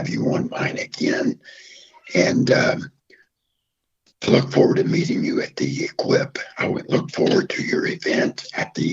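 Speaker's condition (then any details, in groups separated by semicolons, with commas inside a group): Throat cancer, half voicebox, partial laryngectomy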